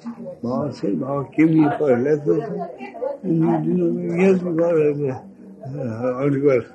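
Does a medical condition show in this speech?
Yes: speech loss after head injury; speech lost after head injury, very difficult to utter words, heavy speech, listeners say understandable.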